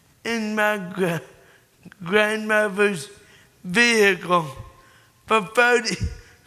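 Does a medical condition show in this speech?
Yes: cerebral palsy; born premature.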